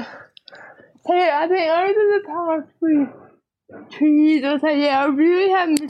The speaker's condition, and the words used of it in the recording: Cerebral palsy. And obviously my speech is a bit odd.